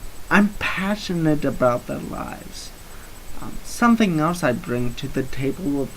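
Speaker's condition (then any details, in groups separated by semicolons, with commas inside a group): Cerebral palsy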